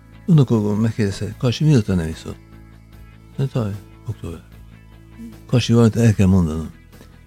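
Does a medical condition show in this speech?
Yes: Parkinson's disease; becomes emotional more easily as a symptom.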